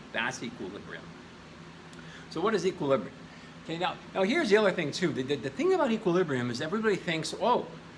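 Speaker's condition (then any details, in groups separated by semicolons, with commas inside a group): No condition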